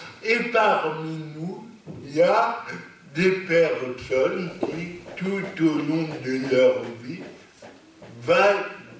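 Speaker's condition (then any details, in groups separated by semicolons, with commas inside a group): Cerebral palsy; lifelong, non-progressive; stable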